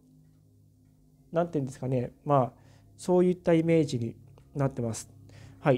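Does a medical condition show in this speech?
No.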